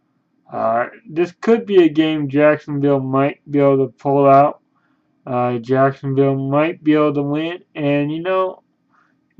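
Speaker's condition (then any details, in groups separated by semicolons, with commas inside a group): Cerebral palsy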